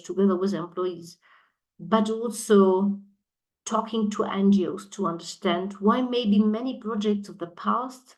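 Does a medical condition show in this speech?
No.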